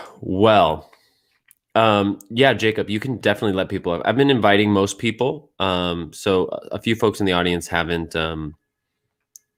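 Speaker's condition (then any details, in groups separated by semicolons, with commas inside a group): No condition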